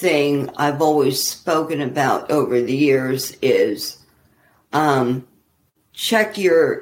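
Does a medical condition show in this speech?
Yes: ALS; not yet bad.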